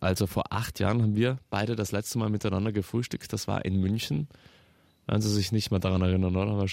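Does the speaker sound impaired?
No.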